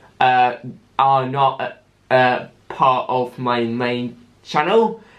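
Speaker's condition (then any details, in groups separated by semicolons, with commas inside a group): Cerebral palsy with stammer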